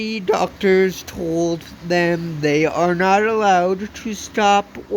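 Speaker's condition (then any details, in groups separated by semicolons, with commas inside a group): Cerebral palsy; from birth, walks with walker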